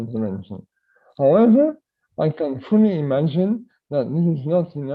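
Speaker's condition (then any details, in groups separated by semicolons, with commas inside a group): Myotonic dystrophy; type 1, adult onset; muscle weakness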